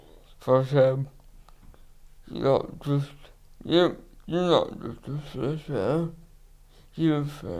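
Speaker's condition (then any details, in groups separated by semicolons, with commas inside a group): Cerebral palsy; birth injury, not breathing at birth; speech therapy, physio, uses wheelchair, seizures; receives speech therapy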